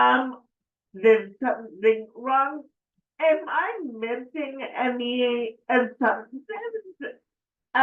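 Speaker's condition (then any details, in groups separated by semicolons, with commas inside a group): Cerebral palsy; affects coordination and balance; affects speech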